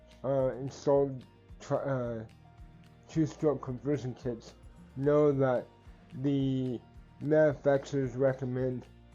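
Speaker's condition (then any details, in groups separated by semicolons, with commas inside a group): Cerebral palsy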